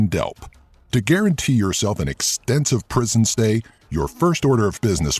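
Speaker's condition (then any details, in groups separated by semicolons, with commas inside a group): No condition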